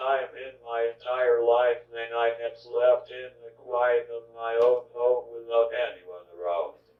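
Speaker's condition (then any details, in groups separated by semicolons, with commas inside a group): Cerebral palsy; from birth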